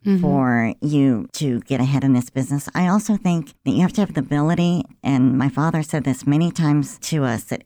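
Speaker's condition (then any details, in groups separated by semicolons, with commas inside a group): Cleft lip and palate; congenital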